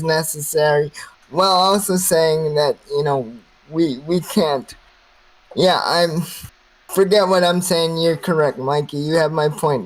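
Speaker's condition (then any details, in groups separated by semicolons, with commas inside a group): Cerebral palsy, spastic quadriplegia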